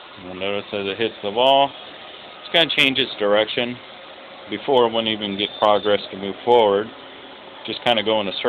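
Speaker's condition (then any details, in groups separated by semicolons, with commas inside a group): No condition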